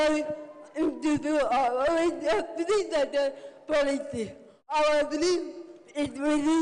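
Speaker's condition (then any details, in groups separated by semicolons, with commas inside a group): Cerebral palsy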